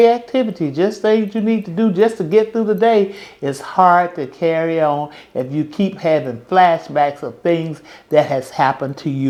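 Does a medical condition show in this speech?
No.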